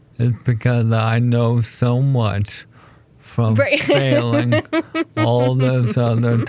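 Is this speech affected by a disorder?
Yes: ALS; diagnosed almost 4 years ago.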